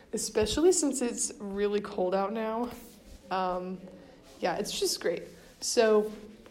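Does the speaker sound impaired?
No.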